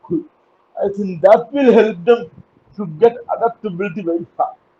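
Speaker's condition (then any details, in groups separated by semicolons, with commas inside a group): Cerebral palsy; uses wheelchair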